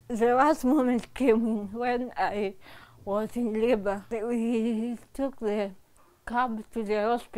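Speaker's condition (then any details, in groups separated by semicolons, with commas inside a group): Cerebral palsy; from birth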